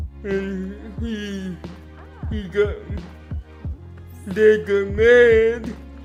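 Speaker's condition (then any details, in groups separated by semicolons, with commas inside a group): Cerebral palsy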